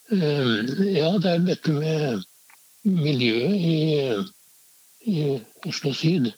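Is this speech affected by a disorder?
Yes: Parkinson's disease; diagnosed around age 65, father also had Parkinson's after age 80, early reduced hand flexibility; main medication switched, hand flexibility regained, daily exercise since age 60, physiotherapists, physical capacity maintained.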